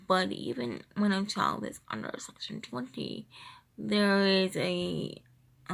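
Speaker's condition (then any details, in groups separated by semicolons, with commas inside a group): Cerebral palsy, triplegia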